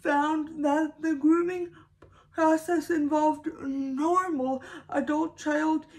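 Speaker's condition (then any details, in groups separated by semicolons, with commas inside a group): Cerebral palsy, severe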